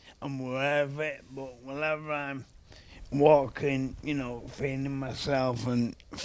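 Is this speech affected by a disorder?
Yes: ALS; young onset.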